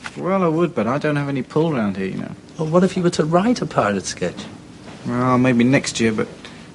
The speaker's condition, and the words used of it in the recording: No condition.